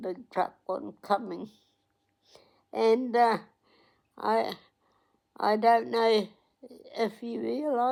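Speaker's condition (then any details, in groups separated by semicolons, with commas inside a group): Cerebral palsy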